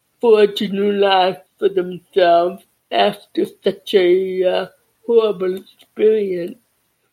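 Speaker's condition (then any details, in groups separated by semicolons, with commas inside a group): Deafness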